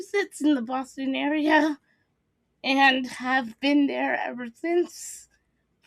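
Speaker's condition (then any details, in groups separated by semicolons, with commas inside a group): Cerebral palsy; since birth, birth oxygen loss, quadriplegia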